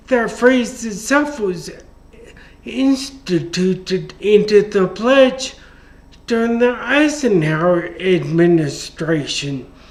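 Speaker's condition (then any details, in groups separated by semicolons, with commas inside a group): Traumatic brain injury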